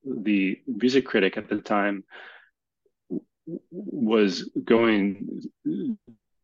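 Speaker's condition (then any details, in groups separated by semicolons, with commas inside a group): Stuttering; childhood onset, speech therapy as child; still stutters as adult, gradually more comfortable with stuttering; phone time pressure harder, more comfortable speaking face-to-face; prolonged sounds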